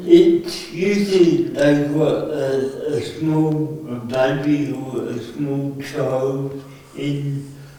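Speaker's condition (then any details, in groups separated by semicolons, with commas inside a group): Cerebral palsy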